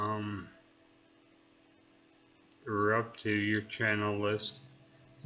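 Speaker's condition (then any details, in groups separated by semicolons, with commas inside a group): Neurological disease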